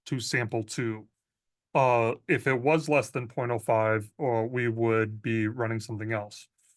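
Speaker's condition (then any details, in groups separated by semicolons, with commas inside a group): No condition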